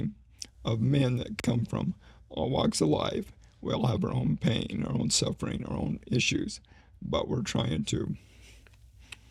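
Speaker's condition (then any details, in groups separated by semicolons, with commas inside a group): ALS; slowly progressing form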